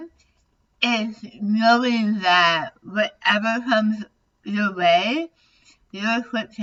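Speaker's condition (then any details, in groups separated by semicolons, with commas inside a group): Tongue cancer surgery; over half of tongue removed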